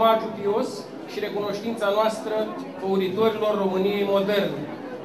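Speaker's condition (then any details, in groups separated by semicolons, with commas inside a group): No condition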